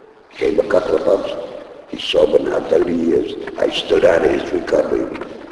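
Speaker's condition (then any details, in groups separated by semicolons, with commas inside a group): Laryngectomy; needs thumb to talk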